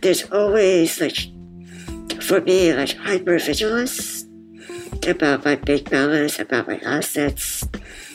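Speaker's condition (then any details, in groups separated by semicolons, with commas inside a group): Muscular dystrophy; congenital form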